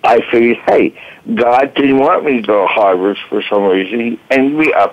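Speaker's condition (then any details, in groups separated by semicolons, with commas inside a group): Voice box damage from tracheostomy; about 35 years since injury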